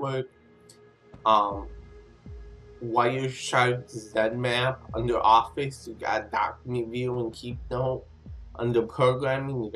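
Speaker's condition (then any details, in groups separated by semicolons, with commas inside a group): Cerebral palsy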